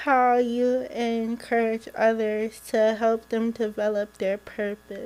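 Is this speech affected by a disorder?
Yes: cerebral palsy.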